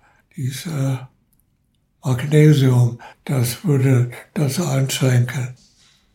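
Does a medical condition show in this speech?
Yes: Parkinson's disease; progressive Parkinson's disease, arm tremor, finger cramping, arm dislocated in car accident with ongoing pain; progressive worsening, cannot turn newspaper pages, in care home, LVR neurologist; could not speak properly during earlier sudden spinning vertigo episode, caller noticed voice, ambulance called.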